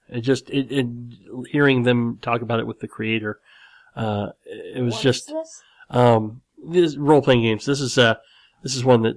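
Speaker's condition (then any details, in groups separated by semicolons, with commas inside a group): Cleft lip and palate; nose still slightly crooked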